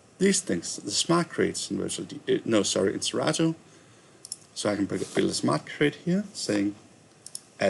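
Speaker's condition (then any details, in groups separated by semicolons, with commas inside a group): No condition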